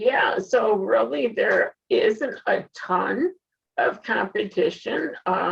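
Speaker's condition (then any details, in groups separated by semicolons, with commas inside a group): Spinal muscular atrophy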